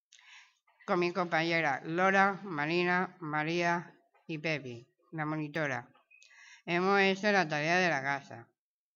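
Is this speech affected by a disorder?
Yes: Down syndrome.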